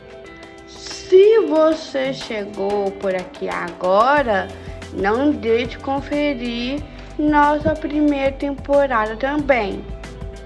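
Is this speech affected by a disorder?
Yes: Down syndrome; difficulty with interpretation.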